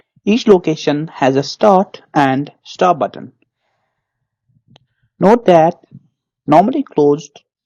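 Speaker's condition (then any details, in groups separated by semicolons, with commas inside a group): No condition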